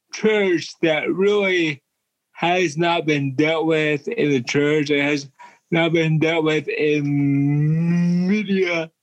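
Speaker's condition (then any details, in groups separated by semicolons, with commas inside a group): Cerebral palsy; wheelchair user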